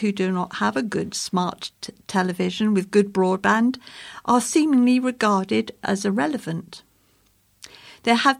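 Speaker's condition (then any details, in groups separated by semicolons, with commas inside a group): No condition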